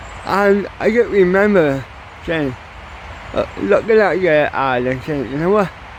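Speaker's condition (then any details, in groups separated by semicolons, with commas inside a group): Cerebral palsy, ataxic, mild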